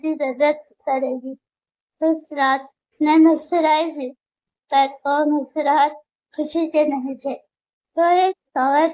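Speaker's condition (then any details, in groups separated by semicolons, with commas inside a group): Muscular dystrophy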